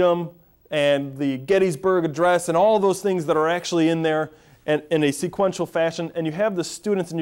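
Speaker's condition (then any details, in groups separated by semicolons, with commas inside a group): No condition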